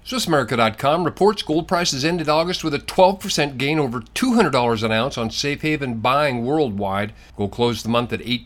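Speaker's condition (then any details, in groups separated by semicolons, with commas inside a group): No condition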